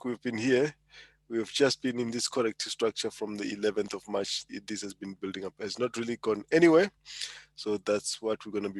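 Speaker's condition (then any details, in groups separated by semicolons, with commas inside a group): No condition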